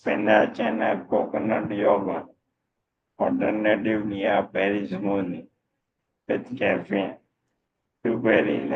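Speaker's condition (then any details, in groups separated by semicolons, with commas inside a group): Motor neurone disease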